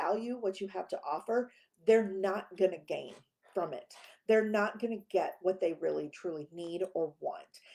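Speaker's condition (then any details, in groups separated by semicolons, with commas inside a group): No condition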